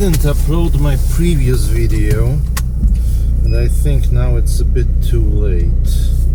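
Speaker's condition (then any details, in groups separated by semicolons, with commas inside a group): No condition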